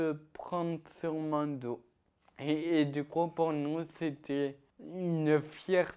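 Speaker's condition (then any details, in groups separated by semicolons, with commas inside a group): Ataxia-telangiectasia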